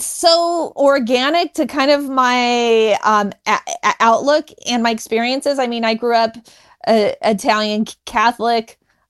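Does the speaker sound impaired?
Yes: stuttering; onset at age 8; continues in adulthood, listeners often fill in words; less stutter with funny voice or singing; here repeated sounds, prolonged sounds.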